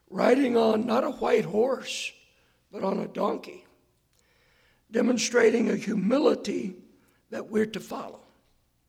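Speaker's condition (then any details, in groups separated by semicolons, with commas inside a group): Hoarseness after vocal cord surgery; hoarse voice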